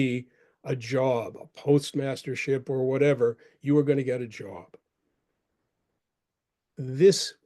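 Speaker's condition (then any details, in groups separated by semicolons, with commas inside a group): No condition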